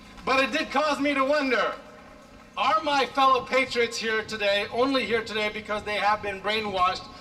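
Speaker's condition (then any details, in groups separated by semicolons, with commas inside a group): No condition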